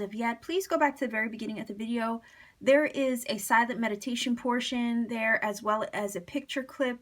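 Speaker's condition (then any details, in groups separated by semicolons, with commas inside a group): No condition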